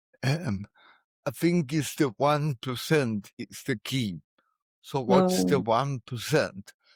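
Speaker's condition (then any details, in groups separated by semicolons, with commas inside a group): Cerebral palsy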